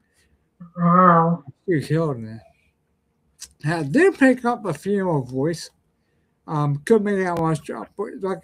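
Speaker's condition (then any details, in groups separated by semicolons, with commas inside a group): Ataxia; genetic, from birth; speech impediment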